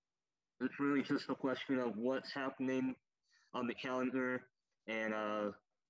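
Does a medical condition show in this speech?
Yes: cleft lip and palate; congenital cleft lip and palate, popliteal pterygium syndrome, genetic disorder, malformed legs, knee arthritis, amputation.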